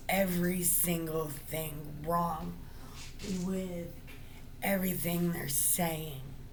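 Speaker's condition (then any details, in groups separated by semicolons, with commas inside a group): Brain injury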